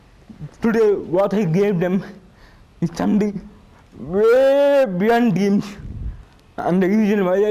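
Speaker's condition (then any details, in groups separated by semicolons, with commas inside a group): Cerebral palsy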